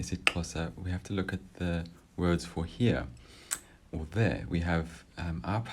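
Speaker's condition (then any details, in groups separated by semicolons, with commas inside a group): No condition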